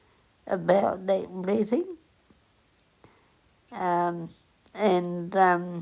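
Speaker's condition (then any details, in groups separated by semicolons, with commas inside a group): Cerebral palsy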